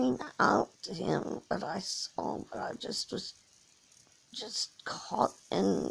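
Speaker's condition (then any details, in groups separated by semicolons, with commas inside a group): Cerebral palsy; from birth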